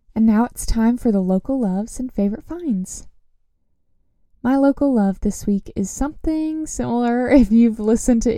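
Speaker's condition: No condition

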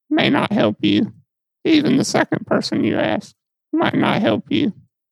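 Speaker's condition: Muscular dystrophy; repositioned in bed by mother

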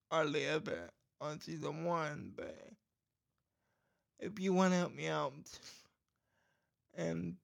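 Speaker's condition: Cerebral palsy; voice goes in and out sometimes

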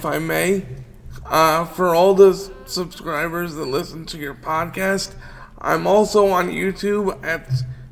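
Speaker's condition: Cerebral palsy; wheelchair user

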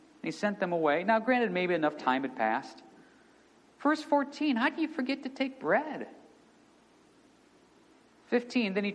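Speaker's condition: No condition

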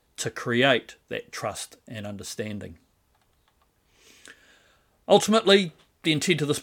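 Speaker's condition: No condition

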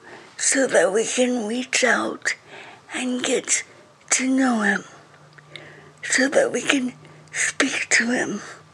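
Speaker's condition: Cerebral palsy; wheelchair user, speech and more

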